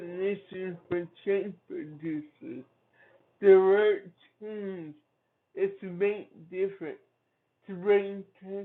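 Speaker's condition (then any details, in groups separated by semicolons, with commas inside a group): Cerebral palsy; from birth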